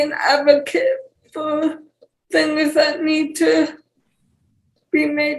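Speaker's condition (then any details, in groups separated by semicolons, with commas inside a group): Cerebral palsy; wheelchair user; speech issues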